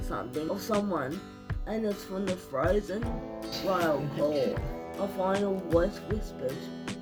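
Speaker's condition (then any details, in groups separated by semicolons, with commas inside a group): Cerebral palsy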